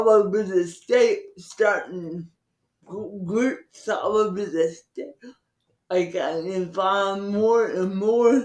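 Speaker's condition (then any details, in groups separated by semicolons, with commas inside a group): Cerebral palsy; from birth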